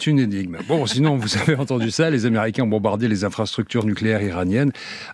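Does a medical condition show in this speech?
No.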